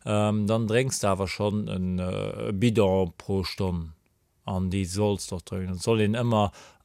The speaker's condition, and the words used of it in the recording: None; typical speech.